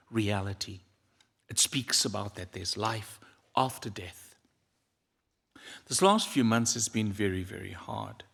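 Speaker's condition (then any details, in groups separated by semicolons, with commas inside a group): No condition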